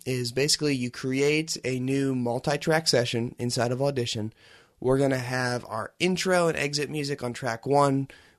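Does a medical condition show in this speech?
No.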